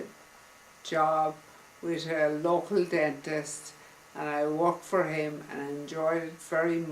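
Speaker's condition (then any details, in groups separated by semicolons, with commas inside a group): Multiple sclerosis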